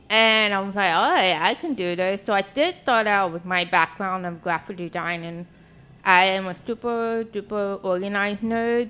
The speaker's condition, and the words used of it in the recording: Deafness. I can still speak really well because I had 10 years of speech therapy.